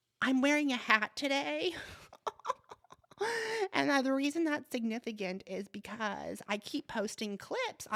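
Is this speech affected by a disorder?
No.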